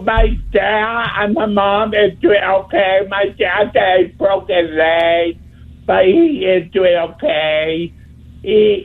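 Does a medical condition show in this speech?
Yes: speech impediment; wheelchair user.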